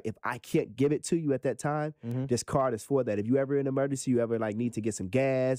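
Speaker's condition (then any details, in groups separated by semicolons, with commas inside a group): No condition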